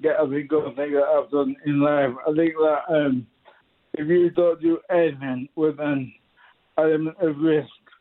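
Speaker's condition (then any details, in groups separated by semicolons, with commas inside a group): Motor neuron disease; diagnosed about 3 years ago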